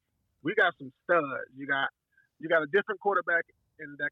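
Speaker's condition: No condition

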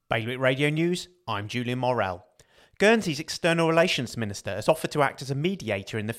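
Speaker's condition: No condition

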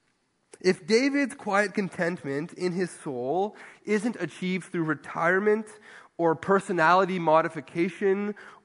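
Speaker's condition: No condition

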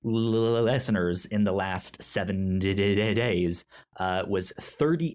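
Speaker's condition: Stutter; stutter since childhood, cause unknown, explained as brain moving faster than mouth, speech therapy in elementary school; stutters when talking; repeated sounds, blocks

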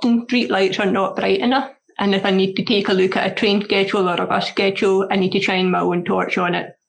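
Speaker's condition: Deafness; progressive eyesight loss

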